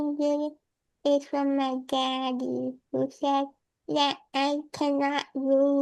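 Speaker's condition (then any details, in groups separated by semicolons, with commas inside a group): SMA type 1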